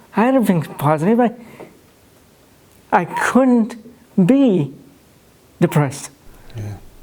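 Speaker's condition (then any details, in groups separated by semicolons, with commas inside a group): Cerebral palsy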